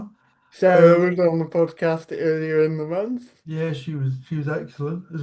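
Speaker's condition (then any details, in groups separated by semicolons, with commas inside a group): Cerebral palsy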